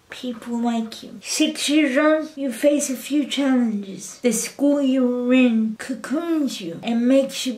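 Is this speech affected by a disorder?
Yes: cerebral palsy.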